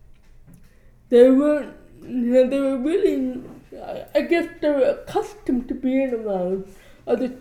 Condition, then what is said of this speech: Cerebral palsy. I also have cerebral palsy, and I think that has something to do with my motor control and my speech impediment.